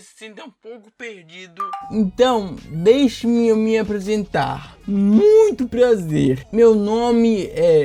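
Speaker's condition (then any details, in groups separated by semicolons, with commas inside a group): Cerebral palsy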